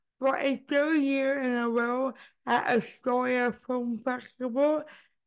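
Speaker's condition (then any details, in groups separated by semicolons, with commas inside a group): Cerebral palsy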